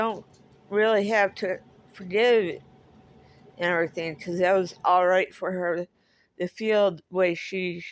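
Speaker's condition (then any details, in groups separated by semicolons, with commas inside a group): Cerebral palsy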